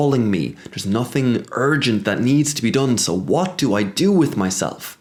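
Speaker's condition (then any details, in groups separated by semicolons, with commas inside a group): No condition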